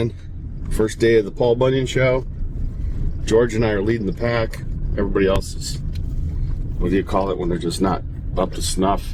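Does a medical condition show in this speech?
No.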